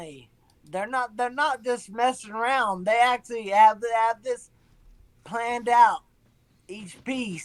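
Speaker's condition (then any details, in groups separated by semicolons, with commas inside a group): Severe traumatic brain injury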